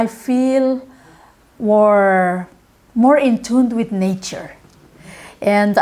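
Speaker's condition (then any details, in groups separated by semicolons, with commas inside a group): No condition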